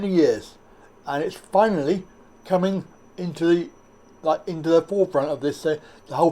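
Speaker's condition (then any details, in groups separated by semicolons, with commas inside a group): Cerebral palsy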